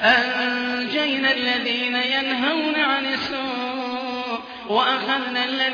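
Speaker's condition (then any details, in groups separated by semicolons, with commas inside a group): No condition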